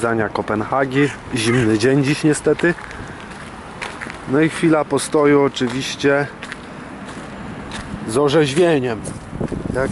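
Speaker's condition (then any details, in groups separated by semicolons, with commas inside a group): No condition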